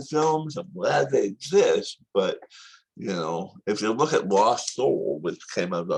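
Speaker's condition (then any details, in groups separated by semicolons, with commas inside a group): Tongue cancer surgery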